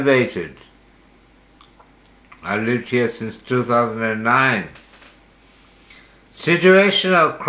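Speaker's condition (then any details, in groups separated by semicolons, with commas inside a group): Slurred speech from poisoning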